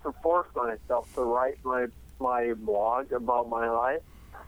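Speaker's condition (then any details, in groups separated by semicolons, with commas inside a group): Cerebellar ataxia; tested for hereditary Friedreich's form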